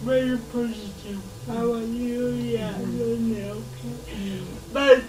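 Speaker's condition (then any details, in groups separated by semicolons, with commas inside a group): Cerebral palsy; since birth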